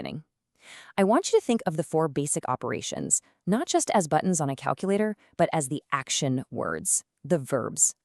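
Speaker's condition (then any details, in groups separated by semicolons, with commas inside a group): No condition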